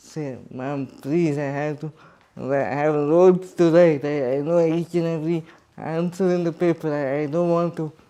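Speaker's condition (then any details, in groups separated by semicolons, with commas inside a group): Cerebral palsy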